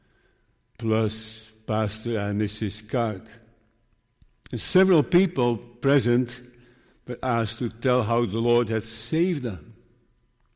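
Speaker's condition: Parkinson's disease; very slow progression per neurologist

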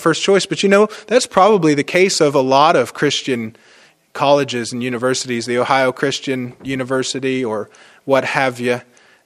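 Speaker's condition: No condition

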